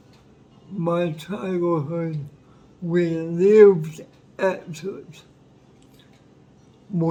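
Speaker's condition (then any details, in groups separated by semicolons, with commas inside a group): Cerebral palsy; affects whole body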